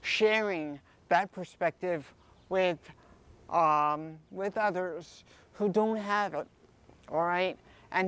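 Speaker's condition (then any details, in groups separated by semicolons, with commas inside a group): Cerebral palsy; affects legs, leg braces, intensive therapy from three; talking slightly affected, speech therapy, former frequent stutter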